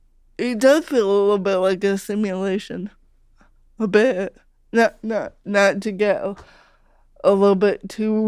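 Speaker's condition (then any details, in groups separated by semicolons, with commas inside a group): Cerebral palsy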